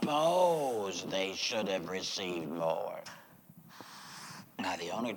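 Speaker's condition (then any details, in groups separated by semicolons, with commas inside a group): Laryngectomy; says used to serve God with voice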